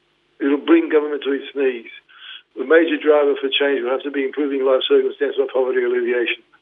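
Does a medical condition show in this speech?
Yes: Parkinson's; diagnosed 2019, led to retirement.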